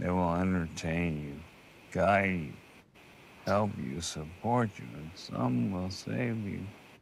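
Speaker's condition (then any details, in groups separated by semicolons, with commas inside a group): ALS; first symptom in one hand, likely bulbar form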